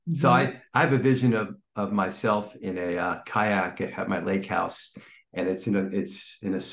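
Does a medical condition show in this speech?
Yes: stuttering; lifelong stuttering, considered neurological; still actively trying not to stutter, stuttered on some words during introduction; switches words to avoid stuttering, stutters when speaking honestly and authentically, speaks more fluently than before; here repeated sounds, repeated words.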